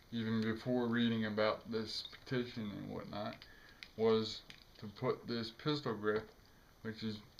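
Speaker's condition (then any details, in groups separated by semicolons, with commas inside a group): Cerebral palsy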